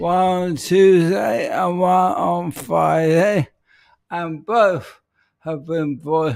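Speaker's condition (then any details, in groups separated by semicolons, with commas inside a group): ALS; speech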